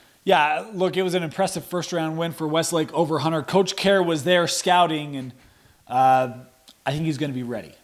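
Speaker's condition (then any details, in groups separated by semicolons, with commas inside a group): No condition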